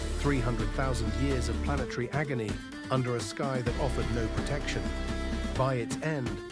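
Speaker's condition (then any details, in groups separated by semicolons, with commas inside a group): No condition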